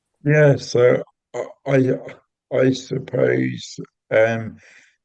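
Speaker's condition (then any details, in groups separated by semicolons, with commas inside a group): Cerebral palsy; intrathecal baclofen pump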